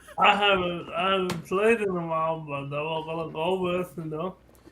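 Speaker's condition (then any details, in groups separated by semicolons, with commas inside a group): Cerebral palsy; from birth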